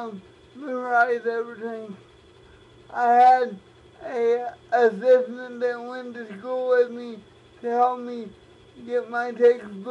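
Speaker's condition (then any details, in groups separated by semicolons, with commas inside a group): Cerebral palsy, spastic, mild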